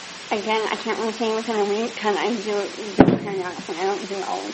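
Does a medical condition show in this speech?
Yes: speech impediment; may need to be asked to repeat.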